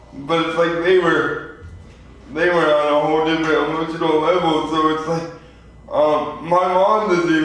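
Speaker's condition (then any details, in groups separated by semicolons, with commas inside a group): Spastic quadriplegia cerebral palsy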